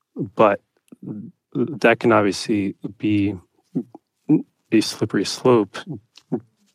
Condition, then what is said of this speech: Stuttering. When those blocks are happening, you often have trouble breathing.